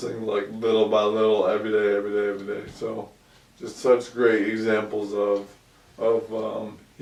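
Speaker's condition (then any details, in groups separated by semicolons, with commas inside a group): ALS; about 2 years since onset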